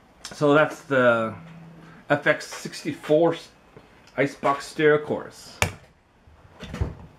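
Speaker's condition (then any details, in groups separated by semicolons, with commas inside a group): No condition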